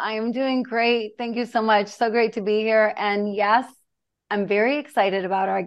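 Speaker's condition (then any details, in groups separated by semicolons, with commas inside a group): No condition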